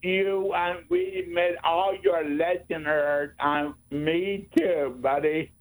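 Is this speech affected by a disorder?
Yes: speech impediment; wheelchair user.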